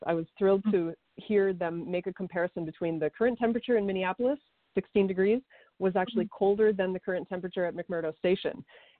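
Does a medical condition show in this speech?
No.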